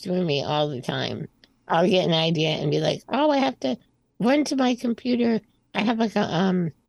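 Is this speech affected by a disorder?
Yes: spinal muscular atrophy type 2; congenital, born early 60s, wheelchair user, slightly progressive, found out in twenties, arms less mobile; on oral breakthrough medication rebuilding motor neurons; breathing, speaking and singing much stronger since medication, functions declining before it.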